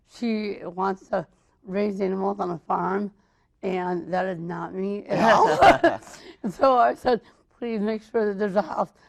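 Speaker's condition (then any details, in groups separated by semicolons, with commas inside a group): Mild cerebral palsy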